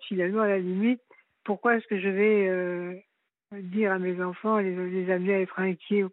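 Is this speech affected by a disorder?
Yes: Parkinson's disease; left leg dragging, frequent tripping, noticed by sports coach, diagnosed by rheumatologist, confirmed by neurologist; four years since diagnosis, unchanged treatment without side effects, leg dragging gone, Marseille neurologist six-monthly.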